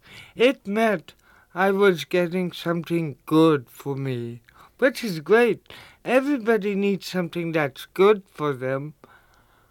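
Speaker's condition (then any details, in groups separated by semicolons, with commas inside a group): Cerebral palsy; cerebral palsy since childhood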